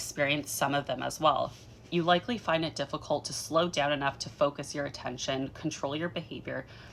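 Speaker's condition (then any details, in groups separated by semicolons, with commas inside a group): No condition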